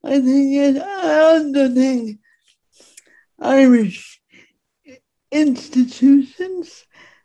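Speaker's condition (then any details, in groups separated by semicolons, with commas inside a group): Speech impediment; disabled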